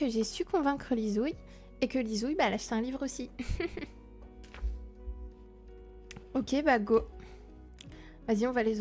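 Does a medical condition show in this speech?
No.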